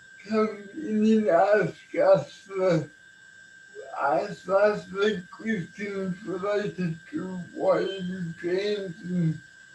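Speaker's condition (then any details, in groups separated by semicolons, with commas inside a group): Cerebral palsy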